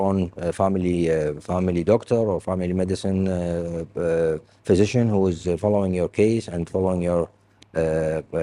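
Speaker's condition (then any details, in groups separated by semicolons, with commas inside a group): No condition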